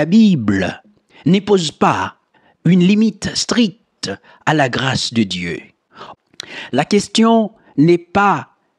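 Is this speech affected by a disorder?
No.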